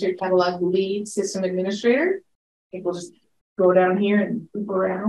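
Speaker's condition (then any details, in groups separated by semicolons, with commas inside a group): No condition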